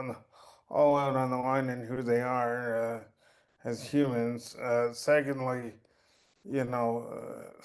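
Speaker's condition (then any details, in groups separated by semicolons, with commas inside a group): Cerebral palsy; since birth, birth complications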